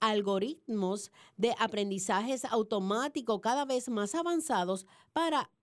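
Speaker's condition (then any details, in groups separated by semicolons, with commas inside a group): No condition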